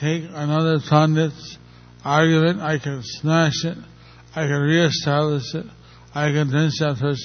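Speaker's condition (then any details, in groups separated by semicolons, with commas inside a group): Stroke; stroke a little over a year ago; speaking not easy, unsure listeners understand, engages helper Jantai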